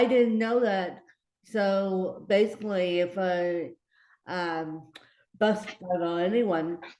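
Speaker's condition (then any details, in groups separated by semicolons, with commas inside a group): Cerebral palsy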